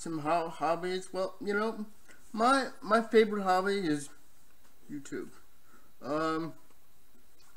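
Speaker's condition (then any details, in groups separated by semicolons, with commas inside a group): Cerebral palsy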